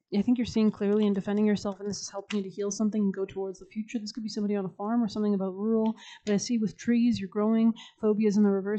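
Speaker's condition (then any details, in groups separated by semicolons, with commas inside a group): No condition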